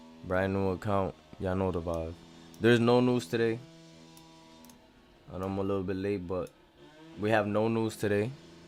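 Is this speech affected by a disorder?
No.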